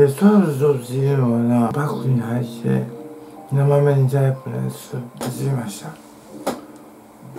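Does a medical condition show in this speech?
Yes: tongue cancer, partial glossectomy.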